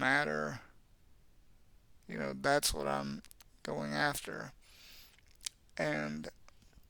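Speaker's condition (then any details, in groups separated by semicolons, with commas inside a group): Cerebral palsy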